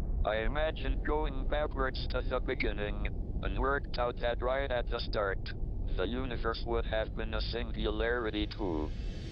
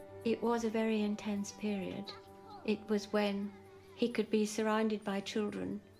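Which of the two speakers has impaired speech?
The first: amyotrophic lateral sclerosis; tracheotomy, ventilator; diagnosed around 20, now 71, ventilator, constant care; cannot speak, communicates via switch system, slow communication, speaking through a speech-generating device.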